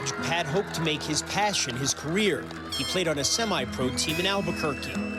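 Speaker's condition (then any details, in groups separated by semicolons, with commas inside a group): No condition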